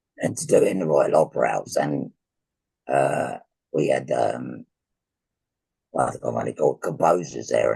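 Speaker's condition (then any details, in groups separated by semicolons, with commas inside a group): Laryngectomy for laryngeal cancer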